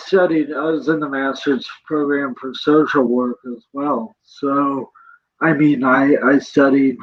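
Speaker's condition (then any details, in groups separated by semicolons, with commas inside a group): Cerebral palsy; present from birth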